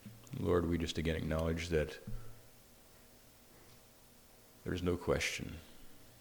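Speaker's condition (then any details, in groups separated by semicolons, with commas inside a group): No condition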